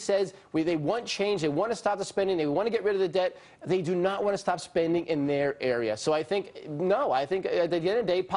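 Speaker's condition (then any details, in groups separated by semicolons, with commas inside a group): No condition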